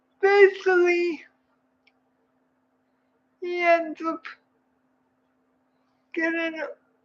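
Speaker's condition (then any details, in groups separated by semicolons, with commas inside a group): Cerebral palsy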